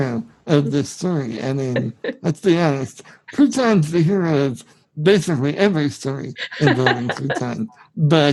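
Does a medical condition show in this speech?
Yes: spinal muscular atrophy; genetic, from birth.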